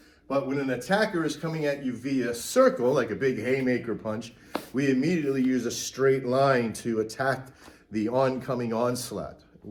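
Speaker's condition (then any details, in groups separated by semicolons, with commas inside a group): No condition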